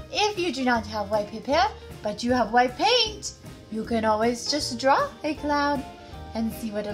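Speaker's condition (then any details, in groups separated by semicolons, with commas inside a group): No condition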